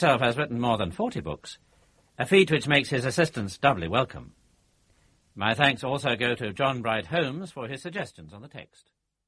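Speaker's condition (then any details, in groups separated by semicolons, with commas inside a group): No condition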